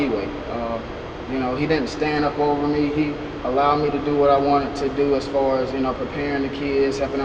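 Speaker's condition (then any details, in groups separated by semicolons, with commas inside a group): No condition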